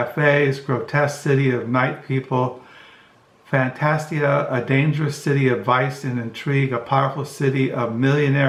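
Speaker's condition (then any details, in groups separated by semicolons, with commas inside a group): No condition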